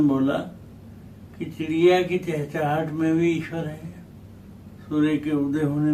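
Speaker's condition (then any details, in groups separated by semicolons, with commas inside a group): Cerebral palsy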